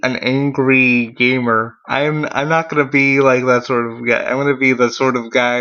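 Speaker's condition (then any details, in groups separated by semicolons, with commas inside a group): Cerebral palsy; mild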